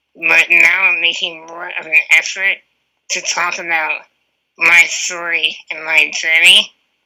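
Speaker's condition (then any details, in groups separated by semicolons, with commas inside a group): Spinal muscular atrophy; type 2, wheelchair user, diagnosed around 19 after two negative genetic tests, laminectomy for Spinraza access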